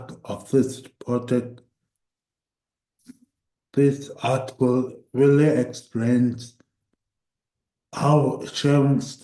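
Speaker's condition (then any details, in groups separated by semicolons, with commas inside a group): Cerebral palsy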